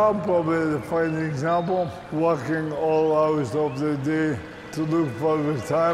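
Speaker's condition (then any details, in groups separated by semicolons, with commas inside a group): Motor neurone disease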